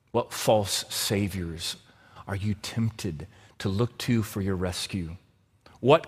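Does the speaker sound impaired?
No.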